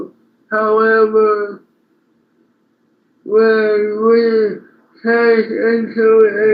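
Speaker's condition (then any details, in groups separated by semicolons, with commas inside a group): Speech impairment after birth surgery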